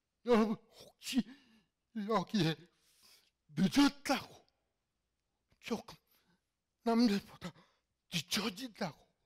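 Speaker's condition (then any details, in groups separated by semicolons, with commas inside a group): Cerebral palsy; fairly severe in childhood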